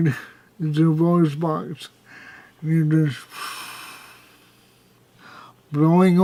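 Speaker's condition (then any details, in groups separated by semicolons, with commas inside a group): Cerebral palsy, spastic, severe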